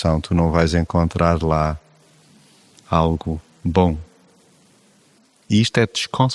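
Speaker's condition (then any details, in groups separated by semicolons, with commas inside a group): No condition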